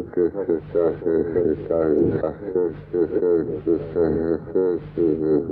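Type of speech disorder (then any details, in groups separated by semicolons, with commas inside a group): Ataxic dysarthria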